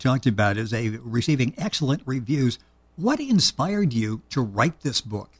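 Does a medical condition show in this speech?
No.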